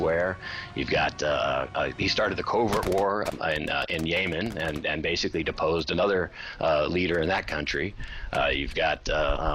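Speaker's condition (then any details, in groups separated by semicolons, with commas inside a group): No condition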